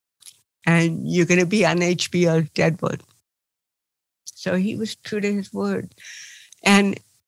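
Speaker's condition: Cerebral palsy; past painkiller addiction

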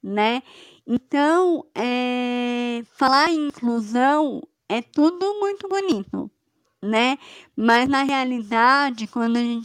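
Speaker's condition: Cleft palate; congenital cleft palate, rehabilitated, velum fails to direct airflow, part of air escapes through nose; still lacks breath to inflate balloon or sustain long phone work; nasal air escape, extra vocal fold effort for intelligibility, hoarse or voiceless after long speaking

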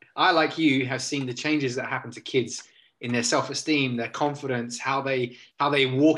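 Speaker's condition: No condition

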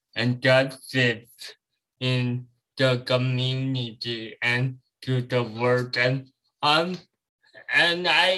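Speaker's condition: Cerebral palsy

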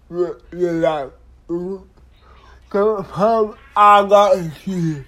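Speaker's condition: Disability affecting speech; speech not clear

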